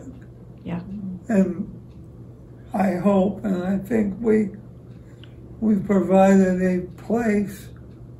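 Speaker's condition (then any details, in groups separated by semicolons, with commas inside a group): ALS; about 25 years since diagnosis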